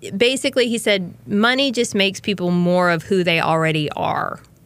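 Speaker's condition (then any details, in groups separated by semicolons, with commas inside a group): No condition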